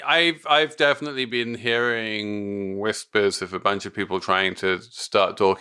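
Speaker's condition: No condition

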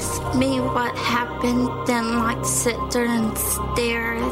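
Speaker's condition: Hearing damage from accident; hit-and-run in childhood, severe skull damage, one eye, vision and balance damaged, dozens of surgeries; slowly improved, relearned speech, attends school; could not speak after accident, first voice only unclear screech

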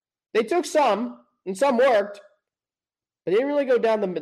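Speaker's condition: No condition

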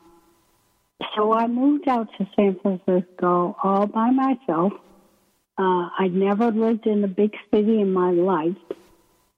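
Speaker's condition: ALS; breathing muscles affected, hard to speak, may sound weak or hard to understand, paces speech, slowing, pausing

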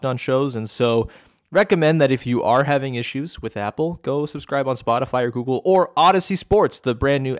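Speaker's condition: No condition

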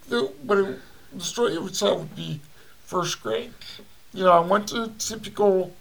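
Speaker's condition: Cerebral palsy; voice audibly affected

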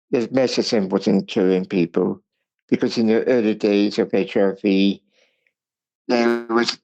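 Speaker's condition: Cerebral palsy; speech impairment

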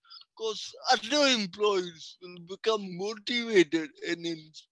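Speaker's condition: Cerebral palsy; speech affected

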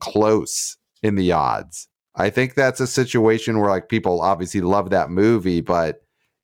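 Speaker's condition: No condition

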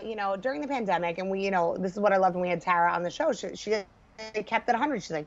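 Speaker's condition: No condition

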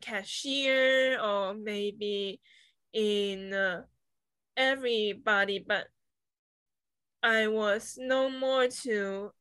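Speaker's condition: Aphasia; with coma mentioned

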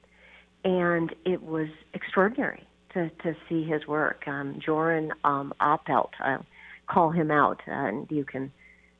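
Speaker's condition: No condition

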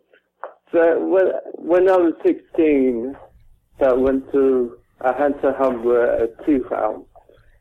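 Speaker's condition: Cerebral palsy; present from birth, caused by doctors' negligence at delivery, dead for 26 minutes at birth

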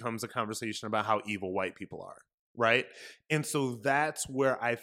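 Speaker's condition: No condition

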